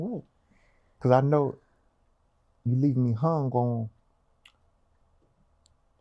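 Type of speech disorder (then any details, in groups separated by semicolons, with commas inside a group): None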